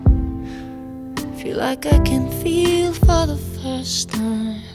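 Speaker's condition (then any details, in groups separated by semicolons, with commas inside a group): No condition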